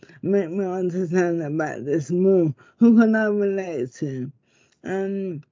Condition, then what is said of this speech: ALS (motor neuron disease). Like, if I start speaking, they were like, okay, don't speak, it's okay.